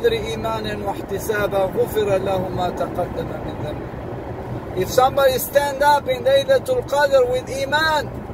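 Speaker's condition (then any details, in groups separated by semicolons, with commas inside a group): No condition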